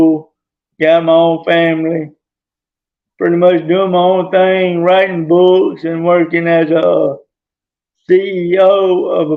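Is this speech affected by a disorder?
Yes: traumatic brain injury.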